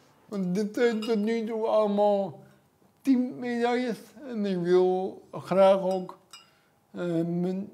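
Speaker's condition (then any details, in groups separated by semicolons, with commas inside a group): Cerebral palsy; some difficulty talking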